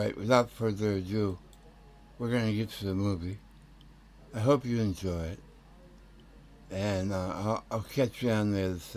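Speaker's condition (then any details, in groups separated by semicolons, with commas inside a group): Tongue cancer; tongue tumor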